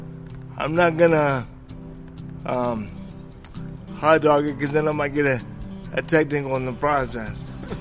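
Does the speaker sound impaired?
Yes: cerebral palsy; from birth, umbilical cord around neck cut oxygen to brain, wheelchair user all life; manner may confuse listeners, per pastor introducing clip.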